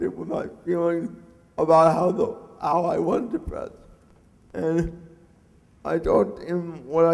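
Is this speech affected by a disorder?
Yes: cerebral palsy; mixed quadriplegic type.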